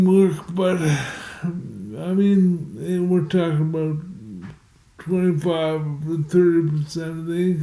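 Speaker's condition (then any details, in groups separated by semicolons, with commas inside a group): Multiple sclerosis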